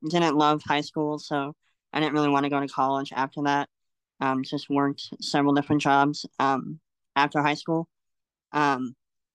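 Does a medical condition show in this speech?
Yes: cleft lip and palate; congenital.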